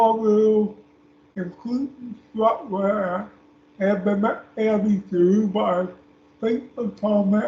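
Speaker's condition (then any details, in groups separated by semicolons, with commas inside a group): Speech impairment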